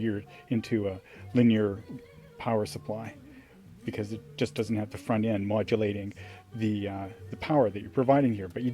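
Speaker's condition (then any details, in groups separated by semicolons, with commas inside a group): No condition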